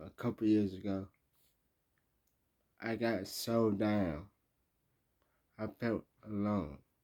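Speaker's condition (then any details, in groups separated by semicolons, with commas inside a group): Traumatic brain injury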